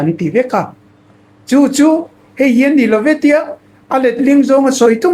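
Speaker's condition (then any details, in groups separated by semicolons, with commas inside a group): No condition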